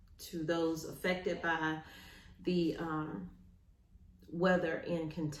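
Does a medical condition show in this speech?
No.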